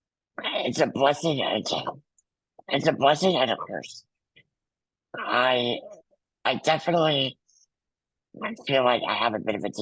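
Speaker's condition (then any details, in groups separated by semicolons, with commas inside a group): Muscular dystrophy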